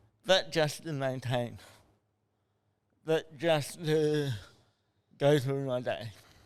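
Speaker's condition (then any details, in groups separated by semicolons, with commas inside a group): Cerebral palsy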